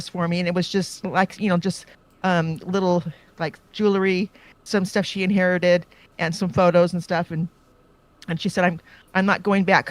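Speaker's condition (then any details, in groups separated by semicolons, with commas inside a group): No condition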